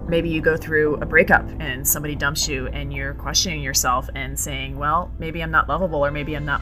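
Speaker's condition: No condition

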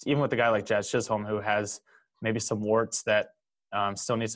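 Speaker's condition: No condition

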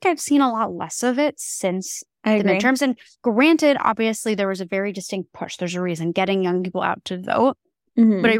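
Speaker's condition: No condition

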